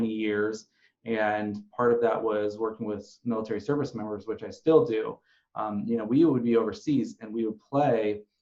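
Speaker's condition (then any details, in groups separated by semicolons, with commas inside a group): No condition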